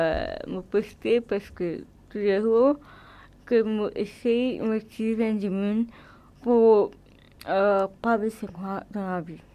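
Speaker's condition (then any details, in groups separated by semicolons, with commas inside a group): Cerebral palsy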